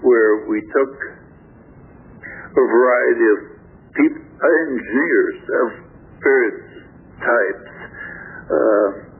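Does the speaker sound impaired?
Yes: stroke affecting throat muscles; first stroke about 3 years ago.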